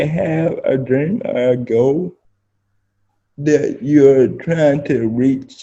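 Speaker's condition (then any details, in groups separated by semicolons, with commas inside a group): Spastic quadriplegic cerebral palsy; lives independently, much therapy in childhood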